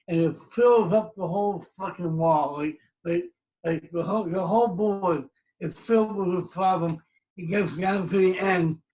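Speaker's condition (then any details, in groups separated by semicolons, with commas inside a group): Cerebral palsy; speech impediment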